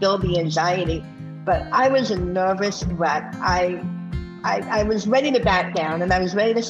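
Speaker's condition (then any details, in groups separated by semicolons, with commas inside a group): Bilateral cleft lip and palate; congenital, upper lip gap into palate and nose, 20+ surgeries from 2 months to age 27; open palate at birth, no proper suction, food and drink through nose, untreated cleft means no speech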